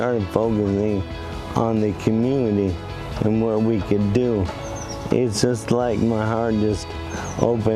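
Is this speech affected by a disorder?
Yes: ALS.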